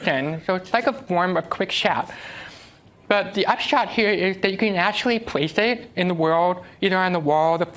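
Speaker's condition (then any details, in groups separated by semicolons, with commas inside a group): Deafness; uses American Sign Language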